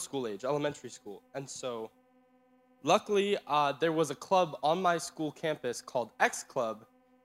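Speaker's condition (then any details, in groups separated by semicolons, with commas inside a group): No condition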